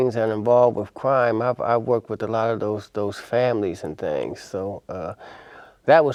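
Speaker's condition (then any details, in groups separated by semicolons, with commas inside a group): No condition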